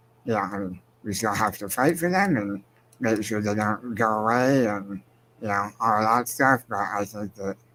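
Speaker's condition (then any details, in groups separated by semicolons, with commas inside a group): Spinal muscular atrophy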